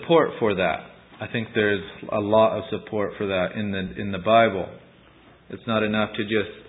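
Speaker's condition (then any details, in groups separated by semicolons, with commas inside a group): No condition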